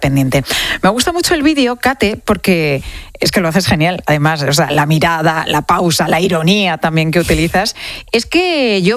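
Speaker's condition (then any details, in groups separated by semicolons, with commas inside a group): No condition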